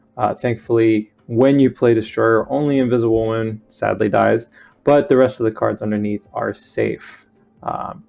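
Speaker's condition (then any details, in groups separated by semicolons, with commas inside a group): No condition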